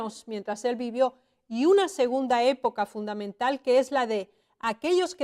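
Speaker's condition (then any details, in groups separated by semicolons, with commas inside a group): No condition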